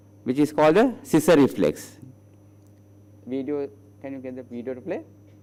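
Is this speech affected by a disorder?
No.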